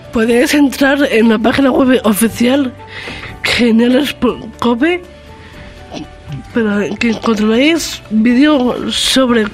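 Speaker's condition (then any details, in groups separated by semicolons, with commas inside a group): Down syndrome; trisomy 21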